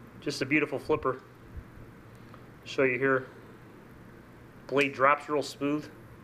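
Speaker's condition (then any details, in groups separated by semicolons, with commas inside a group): No condition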